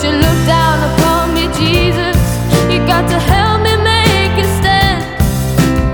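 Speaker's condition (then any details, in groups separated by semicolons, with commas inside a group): No condition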